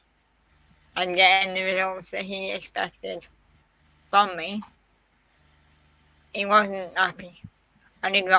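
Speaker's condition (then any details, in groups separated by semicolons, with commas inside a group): Quadriplegic cerebral palsy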